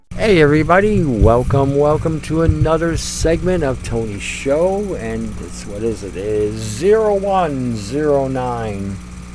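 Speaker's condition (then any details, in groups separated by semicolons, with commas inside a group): No condition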